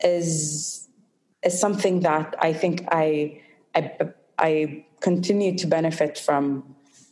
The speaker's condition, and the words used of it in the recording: Stuttering. And that's when I realized that I have control over my stutter.